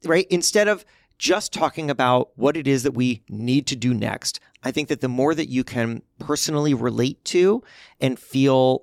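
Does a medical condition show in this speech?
No.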